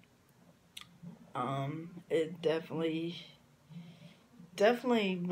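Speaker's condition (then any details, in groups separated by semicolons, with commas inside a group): Cerebral palsy; from birth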